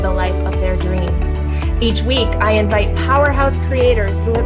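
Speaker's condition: No condition

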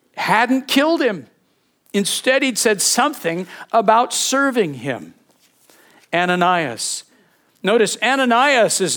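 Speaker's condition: No condition

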